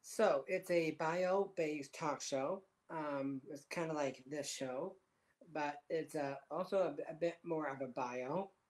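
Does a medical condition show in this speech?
Yes: Down syndrome; disability since childhood.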